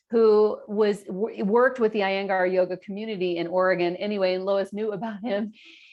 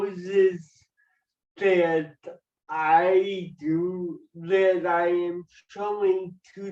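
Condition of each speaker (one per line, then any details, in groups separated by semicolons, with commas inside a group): No condition
Cerebral palsy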